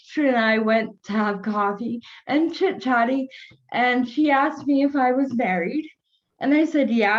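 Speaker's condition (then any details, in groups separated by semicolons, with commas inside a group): Cerebral palsy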